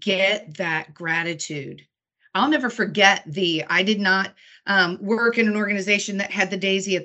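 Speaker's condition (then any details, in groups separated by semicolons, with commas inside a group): No condition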